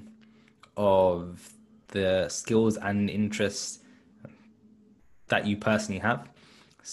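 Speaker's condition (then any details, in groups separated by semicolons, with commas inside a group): Stutter; blocking and freezing in childhood, fluent in drama performances, avoided class reading as teen; prolonged sounds, blocks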